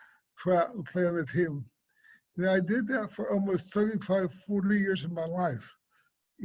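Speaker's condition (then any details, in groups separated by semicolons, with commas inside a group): Cerebral palsy; swallowing and speech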